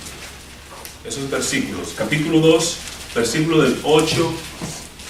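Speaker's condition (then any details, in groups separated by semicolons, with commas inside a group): No condition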